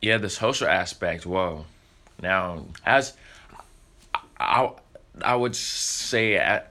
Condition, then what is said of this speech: Stuttering. And it's a lot easier not to stutter and you are saying the same thing that you've rehearsed a thousand times.